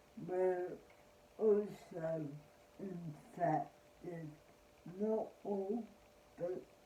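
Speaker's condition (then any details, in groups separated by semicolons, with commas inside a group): Cerebral palsy; spastic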